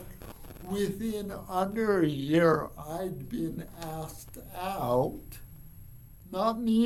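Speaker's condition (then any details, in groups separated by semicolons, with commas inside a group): Cerebral palsy; from birth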